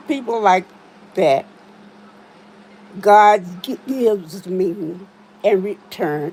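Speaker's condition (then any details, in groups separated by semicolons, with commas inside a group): Spinal neurosarcoidosis; some trouble speaking after ICU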